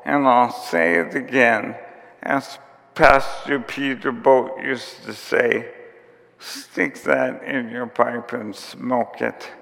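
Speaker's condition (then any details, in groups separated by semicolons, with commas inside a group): ALS; symptoms began about four years before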